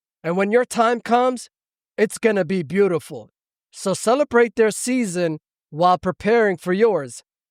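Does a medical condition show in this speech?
No.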